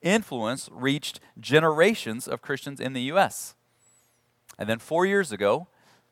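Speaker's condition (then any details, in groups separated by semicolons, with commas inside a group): No condition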